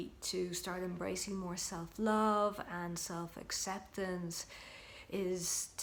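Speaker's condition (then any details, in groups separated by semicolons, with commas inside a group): No condition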